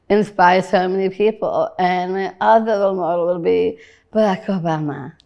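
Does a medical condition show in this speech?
Yes: Down syndrome.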